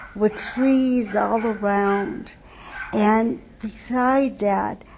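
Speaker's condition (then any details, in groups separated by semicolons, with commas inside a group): Cerebral palsy; wheelchair user; uses wheelchair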